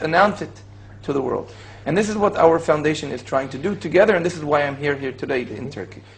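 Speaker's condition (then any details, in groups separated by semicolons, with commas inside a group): No condition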